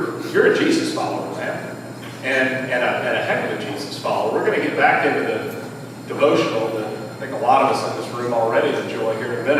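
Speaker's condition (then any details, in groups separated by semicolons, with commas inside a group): No condition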